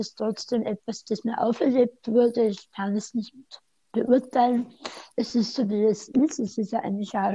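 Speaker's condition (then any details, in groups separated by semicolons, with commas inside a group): Tongue cancer surgery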